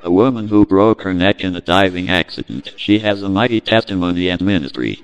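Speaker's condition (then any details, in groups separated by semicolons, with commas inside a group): Cerebral palsy; deck talk programmed to sing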